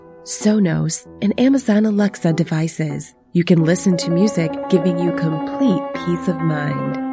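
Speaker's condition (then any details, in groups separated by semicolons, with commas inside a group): No condition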